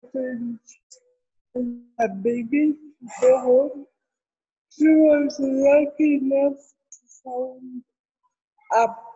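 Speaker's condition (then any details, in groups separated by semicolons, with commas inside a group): Cerebral palsy; did not cry or breathe at birth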